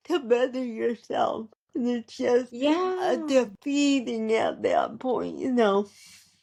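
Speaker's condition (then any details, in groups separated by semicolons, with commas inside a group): Cerebral palsy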